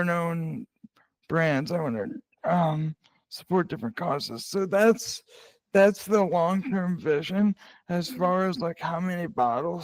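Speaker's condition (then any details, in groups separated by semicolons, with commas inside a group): Cerebral palsy; present from birth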